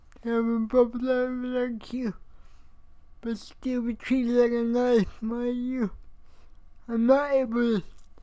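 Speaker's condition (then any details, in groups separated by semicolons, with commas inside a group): Cerebral palsy; speech affected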